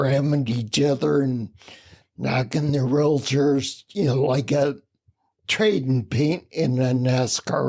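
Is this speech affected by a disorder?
Yes: spinocerebellar ataxia.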